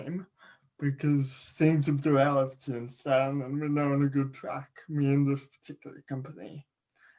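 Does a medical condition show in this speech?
Yes: cerebral palsy.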